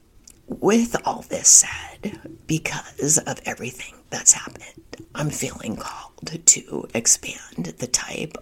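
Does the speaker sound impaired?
Yes: spasmodic dysphonia; holistic treatment with Dr. Chang and Dr. Lin, new diet, not using Botox.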